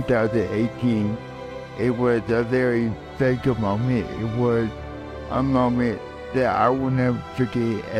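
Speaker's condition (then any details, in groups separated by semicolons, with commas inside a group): Cerebral palsy; wheelchair user, diagnosed in childhood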